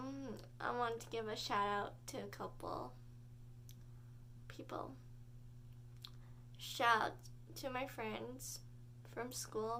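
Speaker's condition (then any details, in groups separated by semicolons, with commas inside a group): Cerebral palsy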